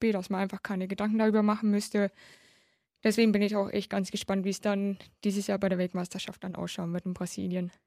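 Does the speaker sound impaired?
Yes: hard of hearing since birth, congenital, cochlear implant, severe.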